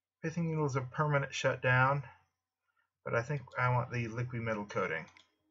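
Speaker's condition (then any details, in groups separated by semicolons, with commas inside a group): No condition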